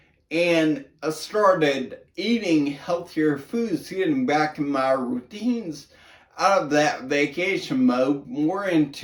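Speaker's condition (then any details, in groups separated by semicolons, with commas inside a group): Brain injury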